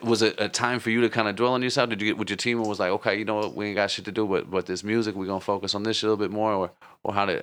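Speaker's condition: No condition

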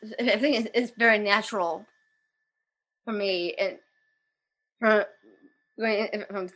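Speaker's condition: Down syndrome; developmental disability

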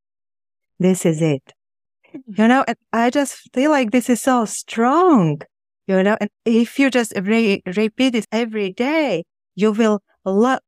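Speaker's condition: Stuttering; stutter since childhood, free psychotherapy with psychologist for speech from age 11 for three years; still stutters, public speaking on podcasts and shows often stressful; can speak, a year ago would have refused podcasts; repeated sounds, prolonged sounds

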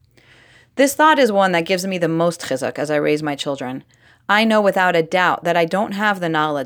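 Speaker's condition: No condition

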